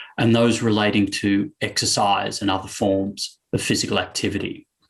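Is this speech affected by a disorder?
No.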